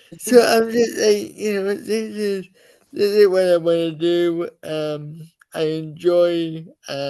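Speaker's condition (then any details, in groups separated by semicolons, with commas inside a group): Cerebral palsy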